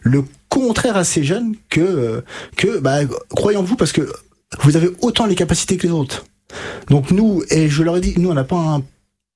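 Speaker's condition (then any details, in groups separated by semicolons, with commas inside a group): Stuttering; speech therapy with Catherine Daubier in Nancy ages 20 to 25, learned fluency techniques; still stutters with blocks and repetitions; blocks and repetitions now, formerly severe, expressed self with fingers before therapy; repeated sounds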